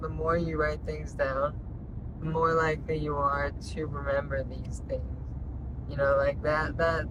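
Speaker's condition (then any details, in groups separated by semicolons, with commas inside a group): Traumatic brain injury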